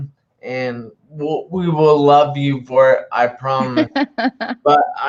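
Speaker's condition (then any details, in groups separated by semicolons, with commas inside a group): Traumatic brain injury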